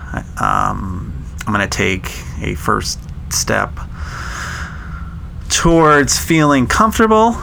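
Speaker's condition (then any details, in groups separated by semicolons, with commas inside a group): Stuttering; stuttering since age 3, ongoing into adulthood; still stutters; stutters in varied ways, repeats phrases, blocks, phone calls challenging; repeated words, prolonged sounds, blocks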